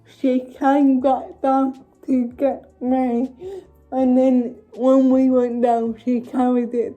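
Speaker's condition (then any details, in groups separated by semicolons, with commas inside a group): Cerebral palsy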